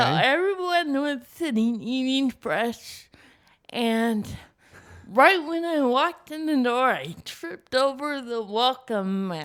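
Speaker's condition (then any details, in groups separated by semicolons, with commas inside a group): Cerebral palsy; from not breathing at birth, cognition unaffected; speaking hard, voice sounds unexpected to listeners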